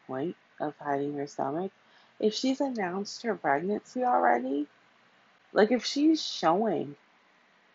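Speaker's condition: No condition

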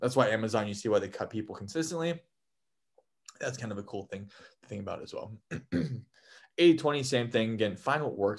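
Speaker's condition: No condition

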